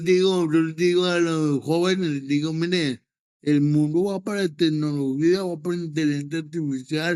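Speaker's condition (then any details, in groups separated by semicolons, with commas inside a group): Cerebral palsy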